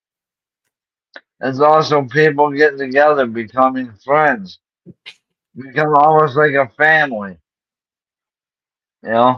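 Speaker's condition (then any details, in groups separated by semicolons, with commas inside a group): ALS; diagnosed about a month ago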